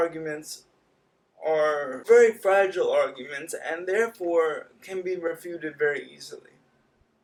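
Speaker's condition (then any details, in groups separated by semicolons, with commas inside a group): Cerebral palsy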